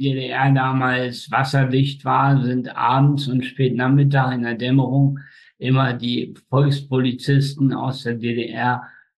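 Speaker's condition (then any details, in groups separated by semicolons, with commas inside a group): Spastic tetraparesis; all four limbs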